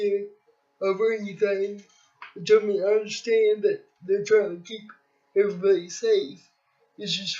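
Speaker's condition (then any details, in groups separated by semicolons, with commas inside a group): Cerebral palsy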